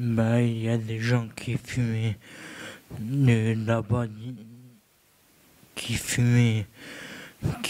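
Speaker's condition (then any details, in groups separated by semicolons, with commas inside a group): Acquired brain injury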